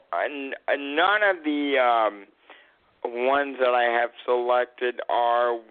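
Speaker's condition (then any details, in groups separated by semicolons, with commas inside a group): Cerebral palsy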